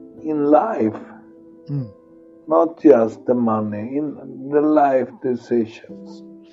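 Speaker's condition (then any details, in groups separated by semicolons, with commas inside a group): Multiple sclerosis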